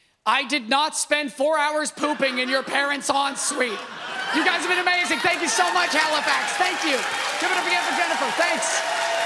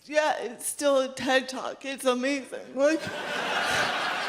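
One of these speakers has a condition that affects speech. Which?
The second: cerebral palsy.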